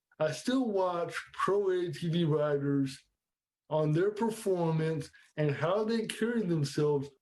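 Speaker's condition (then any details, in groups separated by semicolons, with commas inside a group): Cerebral palsy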